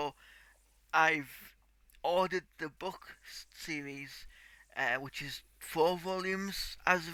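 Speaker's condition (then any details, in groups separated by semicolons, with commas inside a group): Cerebral palsy; tight muscles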